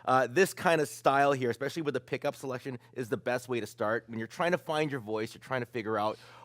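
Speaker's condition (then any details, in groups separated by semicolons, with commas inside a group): No condition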